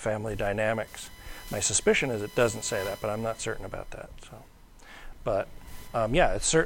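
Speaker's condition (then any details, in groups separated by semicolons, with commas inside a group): No condition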